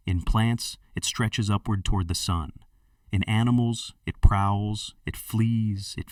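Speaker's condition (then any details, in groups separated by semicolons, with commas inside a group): No condition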